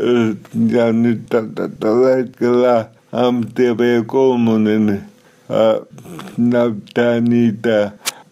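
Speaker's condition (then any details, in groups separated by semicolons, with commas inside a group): Cerebral palsy; somewhat unclear, self-described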